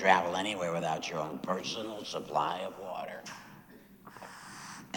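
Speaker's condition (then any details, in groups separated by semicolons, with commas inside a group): Laryngectomy after throat cancer, voice prosthesis; voice produced through throat prosthesis, likened to kazoo, altered tone of voice joked about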